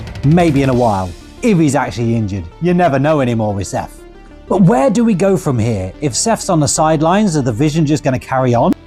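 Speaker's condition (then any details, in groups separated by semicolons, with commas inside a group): No condition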